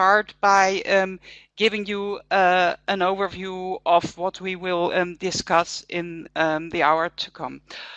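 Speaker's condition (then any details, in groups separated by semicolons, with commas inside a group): No condition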